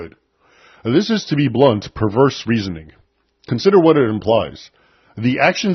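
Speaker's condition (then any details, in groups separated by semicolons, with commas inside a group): No condition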